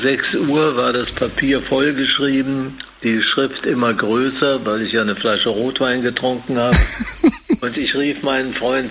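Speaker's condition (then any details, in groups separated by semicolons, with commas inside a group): Parkinson's disease; Professor Volkmann of Würzburg University involved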